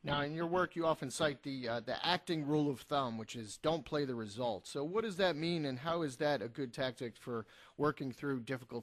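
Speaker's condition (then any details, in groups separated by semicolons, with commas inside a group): No condition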